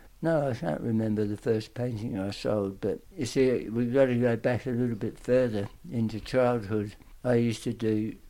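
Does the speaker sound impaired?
Yes: tongue cancer; aggressive tongue cancer.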